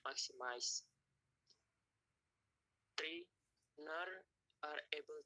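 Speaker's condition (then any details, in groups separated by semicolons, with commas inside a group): No condition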